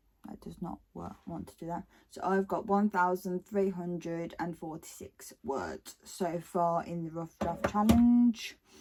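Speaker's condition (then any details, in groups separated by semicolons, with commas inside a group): No condition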